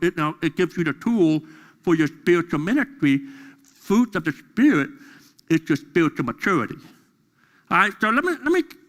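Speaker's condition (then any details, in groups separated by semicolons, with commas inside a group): Deafness; deaf during school years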